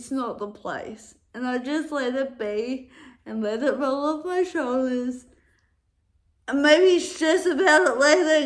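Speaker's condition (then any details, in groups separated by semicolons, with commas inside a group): Cerebral palsy; affects walking and speech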